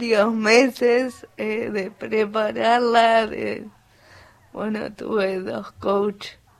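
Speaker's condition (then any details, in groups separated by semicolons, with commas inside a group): Cerebral palsy; acquired language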